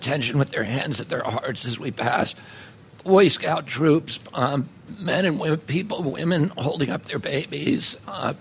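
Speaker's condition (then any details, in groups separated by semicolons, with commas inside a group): Spasmodic dysphonia; about 27 years since onset, age 69, injections every 2 months stopped, Japanese surgery worked well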